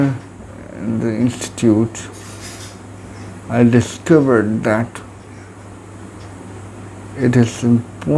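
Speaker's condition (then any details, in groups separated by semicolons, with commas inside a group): Cerebral palsy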